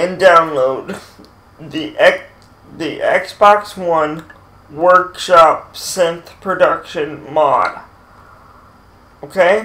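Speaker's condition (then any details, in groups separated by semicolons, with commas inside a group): Cerebral palsy, mild; speech sometimes affected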